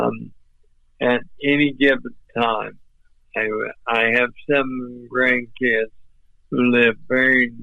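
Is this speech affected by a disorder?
Yes: ALS; voice off but clear and understandable.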